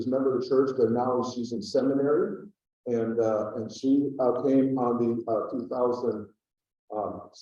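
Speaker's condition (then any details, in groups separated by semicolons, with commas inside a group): No condition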